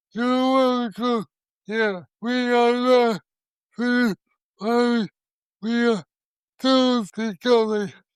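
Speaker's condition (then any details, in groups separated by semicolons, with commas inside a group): Cerebral palsy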